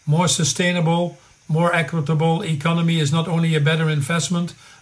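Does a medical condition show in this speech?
No.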